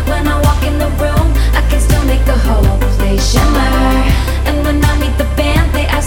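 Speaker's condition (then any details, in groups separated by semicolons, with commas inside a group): No condition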